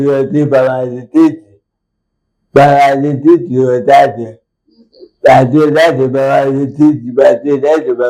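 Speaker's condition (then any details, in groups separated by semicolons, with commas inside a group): Cerebral palsy; from birth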